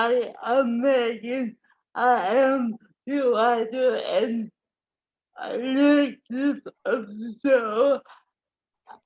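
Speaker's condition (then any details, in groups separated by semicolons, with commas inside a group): Cerebral palsy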